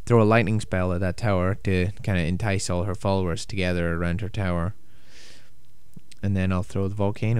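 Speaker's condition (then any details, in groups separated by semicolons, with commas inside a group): No condition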